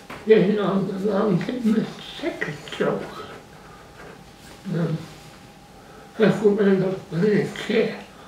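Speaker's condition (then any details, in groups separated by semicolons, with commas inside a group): Acquired brain injury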